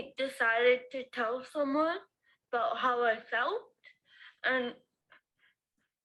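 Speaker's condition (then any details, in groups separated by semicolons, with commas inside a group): Cerebral palsy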